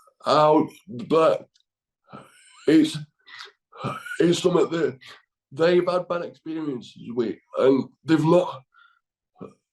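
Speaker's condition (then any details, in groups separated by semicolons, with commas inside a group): Cerebral palsy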